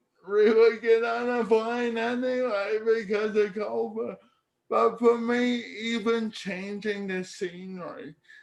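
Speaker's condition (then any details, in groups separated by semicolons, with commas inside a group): Cerebral palsy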